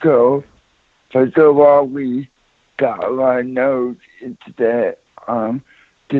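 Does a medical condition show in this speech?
Yes: cerebral palsy.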